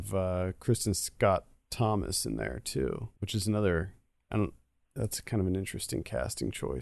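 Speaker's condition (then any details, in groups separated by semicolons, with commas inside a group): No condition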